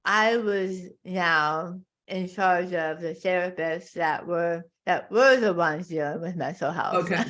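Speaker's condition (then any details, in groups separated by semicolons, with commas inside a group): Tongue cancer; stage four tongue carcinoma, half tongue removed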